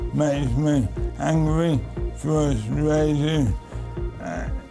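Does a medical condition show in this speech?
Yes: motor neurone disease; diagnosed 10 years ago, wheelchair user.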